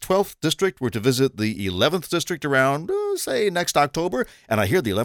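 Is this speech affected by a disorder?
No.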